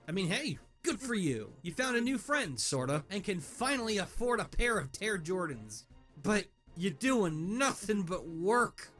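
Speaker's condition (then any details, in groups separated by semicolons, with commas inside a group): No condition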